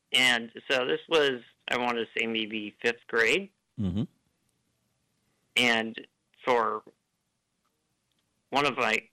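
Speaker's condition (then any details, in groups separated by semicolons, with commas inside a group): Duchenne muscular dystrophy; diagnosed at age 3, power chair since about age 10, no ventilator earlier in life; uses a ventilator to breathe; ventilator may be audible, speech cadence slightly different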